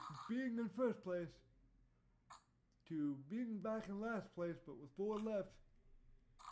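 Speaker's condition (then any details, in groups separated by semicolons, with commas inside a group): Cerebral palsy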